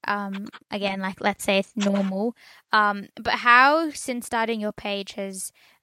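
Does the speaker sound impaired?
No.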